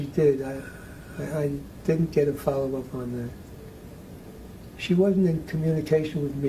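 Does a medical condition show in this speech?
Yes: Parkinson's disease.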